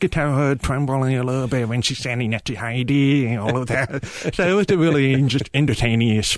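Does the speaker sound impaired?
Yes: profound deafness; cochlear implants received at age 18.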